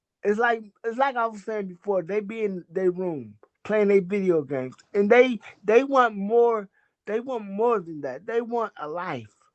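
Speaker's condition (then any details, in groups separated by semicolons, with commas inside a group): Cerebral palsy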